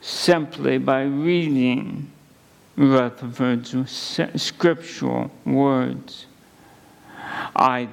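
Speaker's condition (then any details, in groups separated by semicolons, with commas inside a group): ALS; under neurologist care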